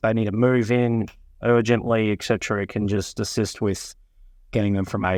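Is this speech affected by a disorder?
No.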